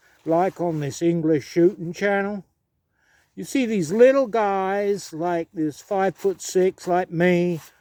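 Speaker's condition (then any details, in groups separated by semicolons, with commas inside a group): No condition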